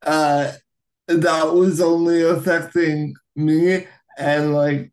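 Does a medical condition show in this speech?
Yes: cerebral palsy, right-sided high tone; acquired at birth, whole right side affected, wheelchair user, childhood therapy to take steps.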